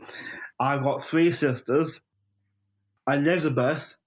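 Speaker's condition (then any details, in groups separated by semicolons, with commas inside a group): Down syndrome; 45 years old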